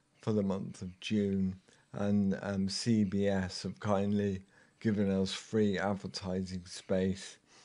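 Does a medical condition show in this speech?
Yes: motor neurone disease; progressing, walks only a few steps; speech audibly deteriorating, breathing capacity down to 42%.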